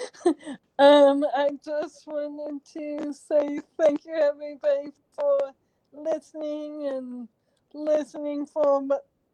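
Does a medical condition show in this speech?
Yes: cerebral palsy; since birth.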